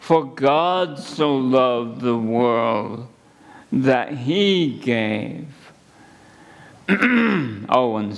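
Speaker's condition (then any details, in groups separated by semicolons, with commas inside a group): ALS; at least a couple of months since diagnosis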